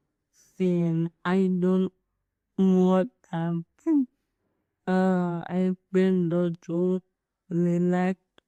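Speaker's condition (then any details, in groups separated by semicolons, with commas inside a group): Amyotrophic lateral sclerosis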